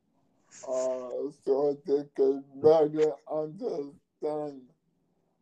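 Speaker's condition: ALS; still speaking with own voice

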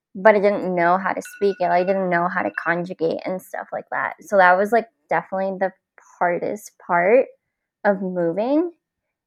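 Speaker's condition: Cleft palate; many facial surgeries

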